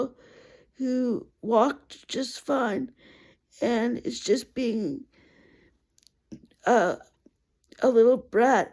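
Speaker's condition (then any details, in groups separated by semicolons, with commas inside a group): Cerebral palsy; poor balance from birth, walking difficult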